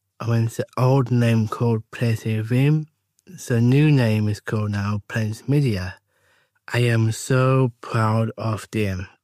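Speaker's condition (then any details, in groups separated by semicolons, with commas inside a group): Down syndrome; age 21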